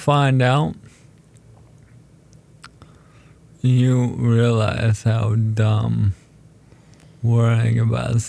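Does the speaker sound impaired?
Yes: ALS; told condition is terminal.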